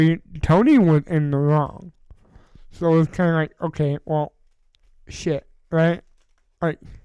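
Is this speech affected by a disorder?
Yes: cerebral palsy.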